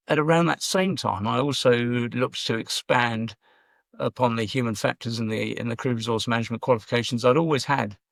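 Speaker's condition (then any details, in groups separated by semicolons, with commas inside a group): No condition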